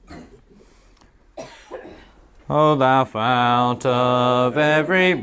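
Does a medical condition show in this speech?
No.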